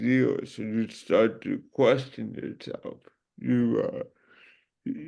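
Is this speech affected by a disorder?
Yes: cerebral palsy; voice sounds different.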